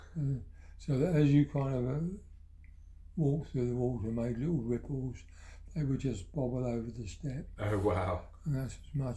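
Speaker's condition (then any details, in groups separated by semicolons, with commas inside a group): Parkinson's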